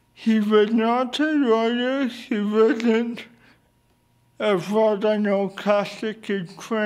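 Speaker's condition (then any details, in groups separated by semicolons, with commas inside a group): Cerebral palsy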